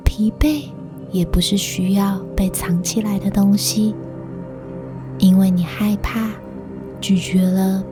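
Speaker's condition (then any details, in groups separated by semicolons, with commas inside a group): No condition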